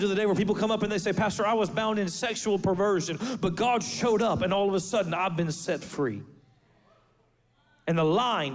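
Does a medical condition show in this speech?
No.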